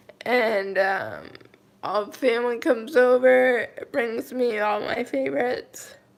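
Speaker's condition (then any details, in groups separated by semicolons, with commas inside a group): Cerebral palsy, mild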